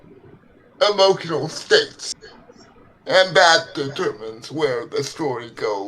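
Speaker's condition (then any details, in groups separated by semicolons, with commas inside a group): Cerebral palsy; legs affected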